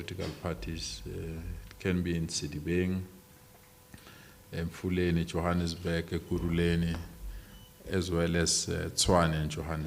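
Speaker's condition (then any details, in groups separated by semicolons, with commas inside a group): No condition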